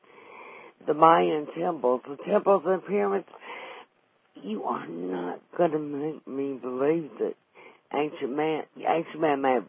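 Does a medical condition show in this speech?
Yes: vocal cord paralysis after stroke, unilateral vocal fold paralysis; wheelchair user.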